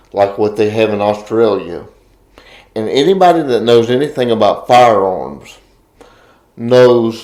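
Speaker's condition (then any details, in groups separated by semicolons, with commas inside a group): Cerebral palsy; uses wheelchair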